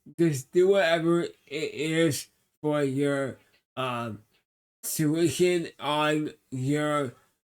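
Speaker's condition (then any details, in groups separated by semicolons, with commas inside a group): Cerebral palsy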